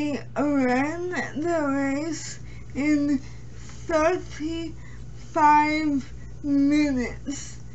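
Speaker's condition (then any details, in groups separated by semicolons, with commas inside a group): Cerebral palsy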